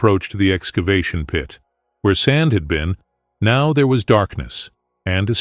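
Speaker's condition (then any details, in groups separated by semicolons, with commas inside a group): No condition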